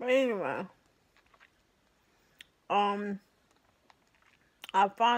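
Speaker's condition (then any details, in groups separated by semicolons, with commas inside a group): ALS; affects hands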